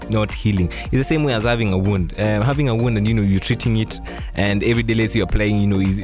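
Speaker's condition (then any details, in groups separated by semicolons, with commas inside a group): No condition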